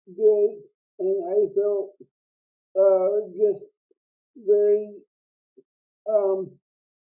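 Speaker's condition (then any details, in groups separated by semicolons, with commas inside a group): Cerebral palsy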